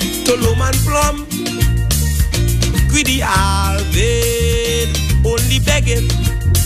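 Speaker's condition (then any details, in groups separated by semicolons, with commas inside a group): No condition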